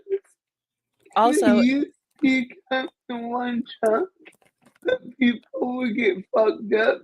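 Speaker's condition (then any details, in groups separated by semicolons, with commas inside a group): Cerebral palsy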